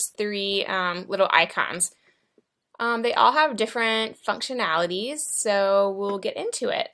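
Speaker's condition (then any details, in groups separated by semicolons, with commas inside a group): No condition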